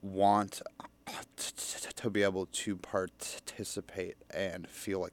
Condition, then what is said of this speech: Stuttering. But then when I do that, I stutter on the F, and then I don't stutter on the mover part.